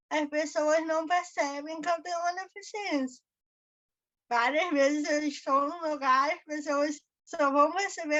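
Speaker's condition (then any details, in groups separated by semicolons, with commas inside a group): Cerebral palsy; birth brain injury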